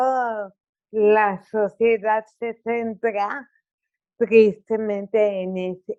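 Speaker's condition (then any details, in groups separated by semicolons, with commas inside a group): Cerebral palsy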